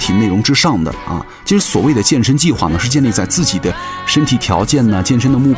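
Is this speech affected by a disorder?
No.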